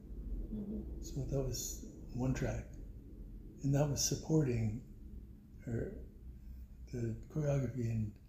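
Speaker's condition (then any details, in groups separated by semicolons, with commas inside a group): Parkinson's; voice weakened by Parkinson's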